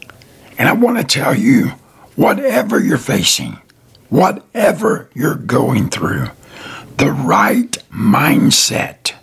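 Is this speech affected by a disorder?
Yes: throat cancer, partial laryngectomy; half of larynx removed, 10 surgeries, tracheostomy tube in neck, sick 3 years, treatments, medications; throat cancer survivor, recovered after 3 years of illness; altered speech from cancer and partial larynx removal.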